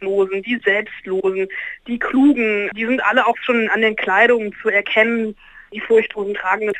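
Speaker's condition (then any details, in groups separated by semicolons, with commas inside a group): No condition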